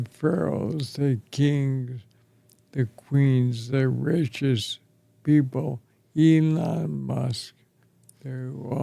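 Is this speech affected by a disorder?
Yes: ALS; affects chest and throat; two and a half years in, weeks to live, refusing some intervention.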